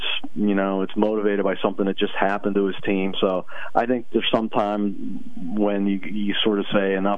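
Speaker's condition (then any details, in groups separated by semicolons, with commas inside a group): No condition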